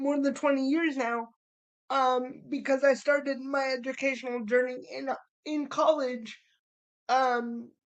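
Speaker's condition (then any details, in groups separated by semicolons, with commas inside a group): Cerebral palsy; slightly slurred, spasticity affects vocal cords, tone of voice changes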